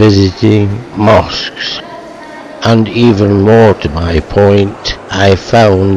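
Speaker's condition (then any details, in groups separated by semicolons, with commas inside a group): Motor neuron disease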